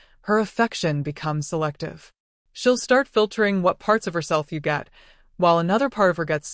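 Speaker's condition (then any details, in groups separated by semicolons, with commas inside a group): No condition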